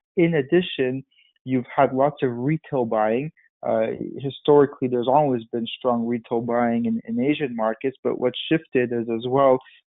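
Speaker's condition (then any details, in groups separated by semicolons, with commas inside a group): No condition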